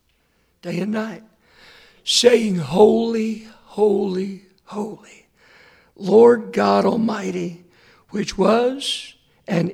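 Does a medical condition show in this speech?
Yes: hoarseness after vocal cord surgery; post-operative check on Monday good, vocal cords look straight, hoarseness remains.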